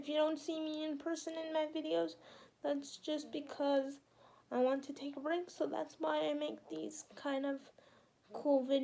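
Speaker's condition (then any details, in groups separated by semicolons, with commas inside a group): Quadriplegic cerebral palsy, spastic quadriplegic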